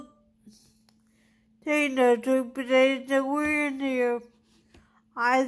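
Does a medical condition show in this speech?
Yes: traumatic brain injury.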